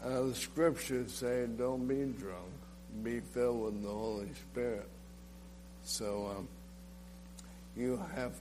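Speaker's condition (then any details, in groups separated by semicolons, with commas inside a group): ALS; ALS (amyotrophic lateral sclerosis, Lou Gehrig's), nerve disease attacking nerves and muscles; diagnosed last summer, end of life approaching, muscles quickly stopping working, legs affected, drops things; slurred, slow speech, choking, spitting, swallowing problems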